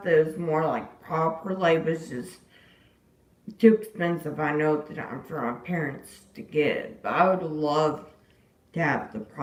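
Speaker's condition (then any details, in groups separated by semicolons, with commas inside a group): Disability causing slurred speech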